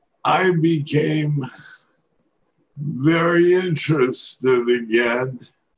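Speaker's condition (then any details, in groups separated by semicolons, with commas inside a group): Parkinson's disease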